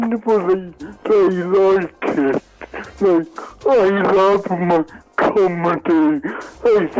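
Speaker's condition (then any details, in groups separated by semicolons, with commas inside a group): Cerebral palsy; wheelchair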